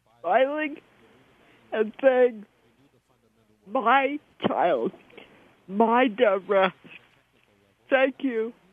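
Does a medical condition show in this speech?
Yes: cerebral palsy; cerebral palsy from birth, born premature at six months, kept in incubator; cannot walk, needs help in almost every way.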